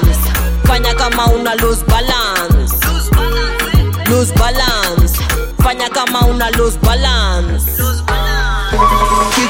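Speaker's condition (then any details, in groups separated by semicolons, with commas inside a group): No condition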